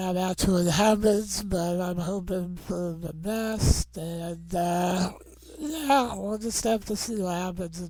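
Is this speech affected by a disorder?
Yes: non-progressive muscular dystrophy.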